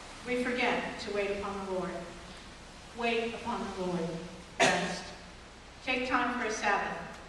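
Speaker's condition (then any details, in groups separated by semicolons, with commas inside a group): No condition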